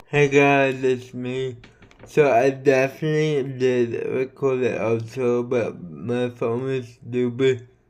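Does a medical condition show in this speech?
Yes: cerebral palsy.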